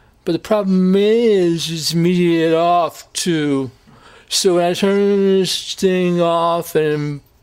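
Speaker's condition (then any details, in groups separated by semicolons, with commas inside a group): Hypokinetic dysarthria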